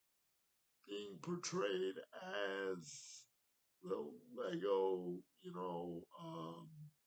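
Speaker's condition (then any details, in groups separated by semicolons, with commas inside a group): Cerebral palsy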